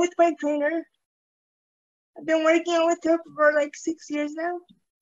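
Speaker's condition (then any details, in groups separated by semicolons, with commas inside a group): Cerebral palsy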